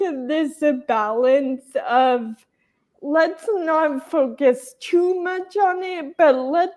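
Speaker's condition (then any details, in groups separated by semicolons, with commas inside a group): Traumatic brain injury; still slows things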